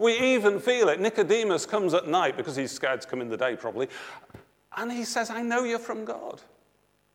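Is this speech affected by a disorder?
No.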